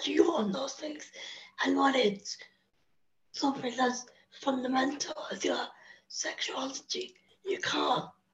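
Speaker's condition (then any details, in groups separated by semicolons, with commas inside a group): Spastic quadriplegic cerebral palsy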